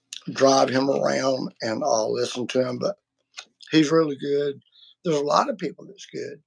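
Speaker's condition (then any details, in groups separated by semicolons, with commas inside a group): Vocal cord surgery; including laser treatment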